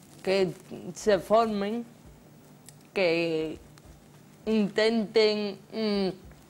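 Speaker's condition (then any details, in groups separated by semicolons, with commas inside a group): Cerebral palsy from birth; present from birth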